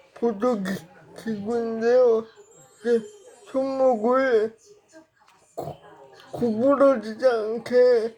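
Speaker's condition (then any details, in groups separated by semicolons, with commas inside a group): Brain lesion disability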